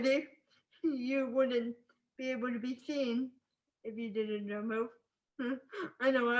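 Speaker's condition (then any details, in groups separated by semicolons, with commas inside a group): Spastic cerebral palsy; uses wheelchair; can speak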